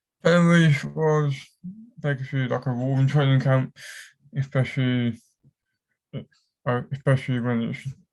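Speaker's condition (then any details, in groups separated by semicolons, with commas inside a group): Cerebral palsy; affects whole body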